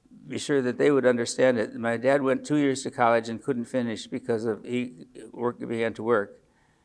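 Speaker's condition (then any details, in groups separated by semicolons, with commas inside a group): Parkinson's disease; age 74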